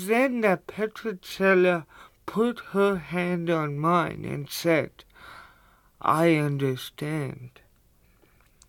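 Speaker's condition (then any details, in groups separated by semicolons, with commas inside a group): Cerebral palsy; cerebral palsy since childhood, visible, impaired coordination, did not operate heavy farm machinery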